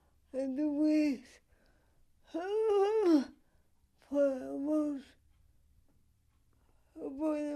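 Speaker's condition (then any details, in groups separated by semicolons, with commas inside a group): Cerebral palsy; needs practically everything done for her, including getting up, dressing, washing and feeding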